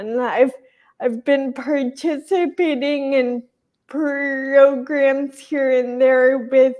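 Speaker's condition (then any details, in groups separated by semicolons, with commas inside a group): Traumatic brain injury; still slows things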